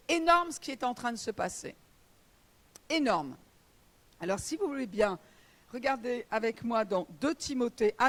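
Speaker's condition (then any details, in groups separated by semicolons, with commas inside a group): No condition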